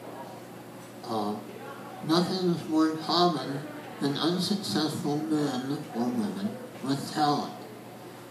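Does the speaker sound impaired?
Yes: stage 4 oral cancer, oral/throat cancer; squamous cell carcinoma right soft palate and tonsil, late 40s, radical neck dissection, 6 weeks radiation; 15-year survivor, swallowing lost about 10 years ago, feeding tube, radiation caused lasting problems; cannot swallow, constant dry mouth, taste largely affected.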